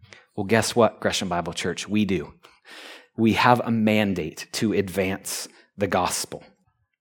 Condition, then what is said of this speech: None; typical speech.